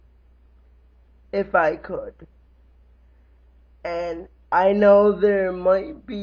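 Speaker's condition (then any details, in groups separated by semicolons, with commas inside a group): Cerebral palsy; lifelong, wheelchair user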